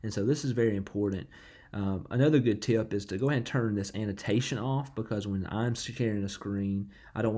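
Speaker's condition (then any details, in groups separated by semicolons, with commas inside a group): No condition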